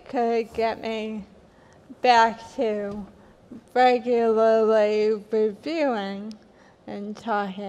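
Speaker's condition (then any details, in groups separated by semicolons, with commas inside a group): Hereditary spastic paraplegia; motor neuron disease variant; symptoms since 2004, uses neuroswitch technology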